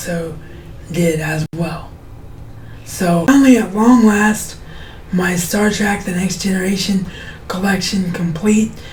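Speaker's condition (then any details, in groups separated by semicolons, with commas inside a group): Cerebral palsy; wheelchair bound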